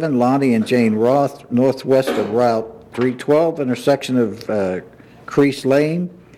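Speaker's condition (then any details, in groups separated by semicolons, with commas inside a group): No condition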